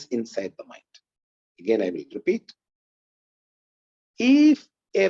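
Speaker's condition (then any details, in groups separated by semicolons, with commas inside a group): No condition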